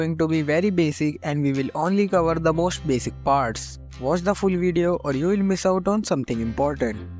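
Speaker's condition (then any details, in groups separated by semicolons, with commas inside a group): No condition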